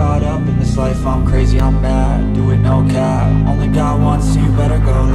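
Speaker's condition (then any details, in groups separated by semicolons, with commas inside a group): No condition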